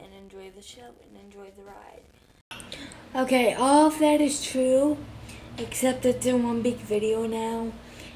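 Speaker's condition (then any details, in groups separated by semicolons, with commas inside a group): Cerebral palsy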